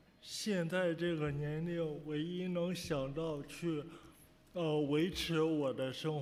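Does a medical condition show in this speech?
Yes: cerebral palsy.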